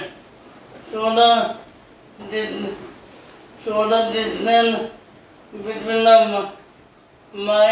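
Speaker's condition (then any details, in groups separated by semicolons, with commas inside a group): Cerebral palsy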